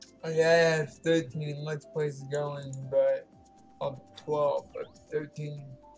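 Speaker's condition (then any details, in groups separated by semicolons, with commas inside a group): Cerebral palsy; affects legs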